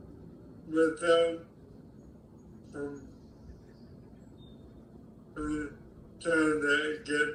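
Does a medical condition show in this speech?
Yes: ALS.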